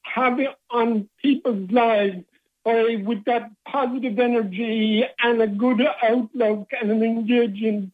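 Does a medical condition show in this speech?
Yes: Parkinson's disease; hand tremor first noticed about five years before diagnosis, diagnosed by neurologist; speech difficulties during working years, phone calls hardest, ridiculed by client over speech.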